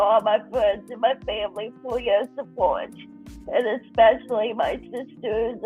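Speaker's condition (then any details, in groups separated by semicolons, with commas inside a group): Cerebral palsy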